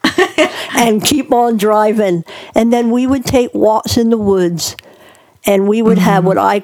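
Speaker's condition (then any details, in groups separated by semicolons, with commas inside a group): Cleft palate; born two months premature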